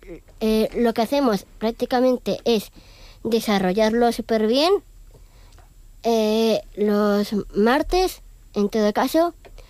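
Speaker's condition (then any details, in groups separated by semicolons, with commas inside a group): Down syndrome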